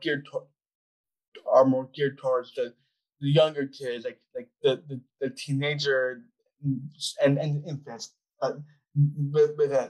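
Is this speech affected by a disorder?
Yes: Down syndrome; described as very articulate in giving details, public speaker, gave TEDx talk, hosts own podcast.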